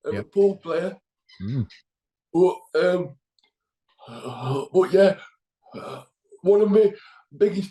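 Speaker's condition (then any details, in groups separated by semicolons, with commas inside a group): Cerebral palsy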